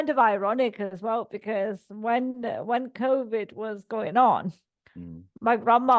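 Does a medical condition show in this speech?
Yes: cerebral palsy; all four limbs.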